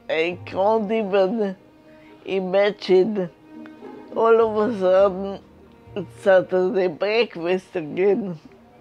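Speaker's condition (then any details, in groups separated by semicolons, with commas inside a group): Multiple sclerosis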